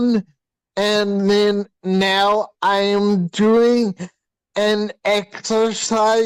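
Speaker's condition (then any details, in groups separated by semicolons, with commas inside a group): Hydrocephalus with shunt failure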